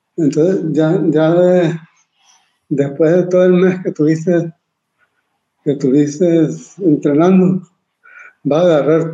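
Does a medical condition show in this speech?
Yes: Parkinson's disease; onset around age 29, 23 years since onset; visible tremor, involuntary movements during recording.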